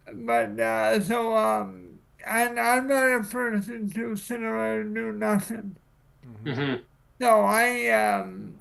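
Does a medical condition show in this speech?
Yes: cerebral palsy.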